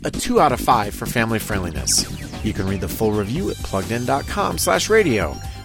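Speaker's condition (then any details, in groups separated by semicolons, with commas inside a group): No condition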